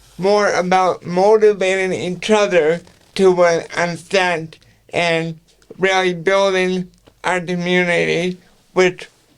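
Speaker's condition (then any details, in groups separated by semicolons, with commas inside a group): Cerebral palsy; speech affected to an extent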